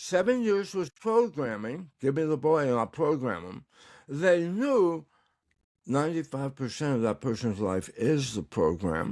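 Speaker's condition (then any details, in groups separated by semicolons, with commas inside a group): Tongue cancer; could not speak when paralyzed, expected to improve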